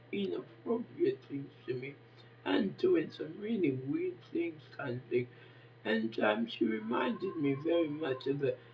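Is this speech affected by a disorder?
Yes: facial palsy; can barely hear own speech.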